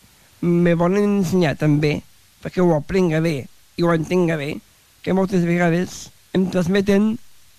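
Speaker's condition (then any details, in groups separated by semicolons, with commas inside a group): Down syndrome; describes self as very talkative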